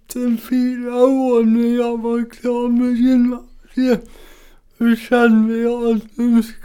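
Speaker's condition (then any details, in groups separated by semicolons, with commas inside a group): Cerebral palsy; mainly affects speech and balance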